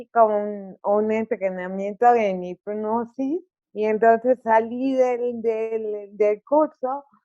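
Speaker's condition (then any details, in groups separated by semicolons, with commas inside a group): Cerebral palsy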